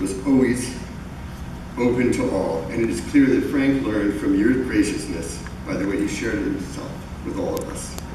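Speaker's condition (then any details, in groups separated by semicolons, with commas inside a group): No condition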